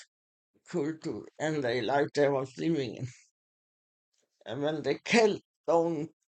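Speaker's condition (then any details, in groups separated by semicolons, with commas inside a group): Muscular Parkinson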